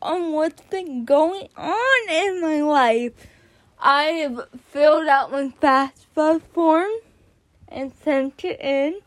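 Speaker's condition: Cerebral palsy; neurological, caused by a stroke in the womb, onset before birth

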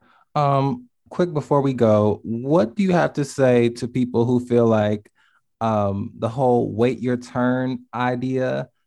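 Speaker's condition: No condition

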